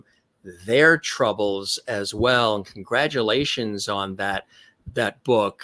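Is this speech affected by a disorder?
No.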